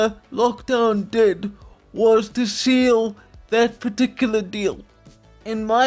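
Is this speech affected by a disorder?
Yes: quadriplegic cerebral palsy, severe.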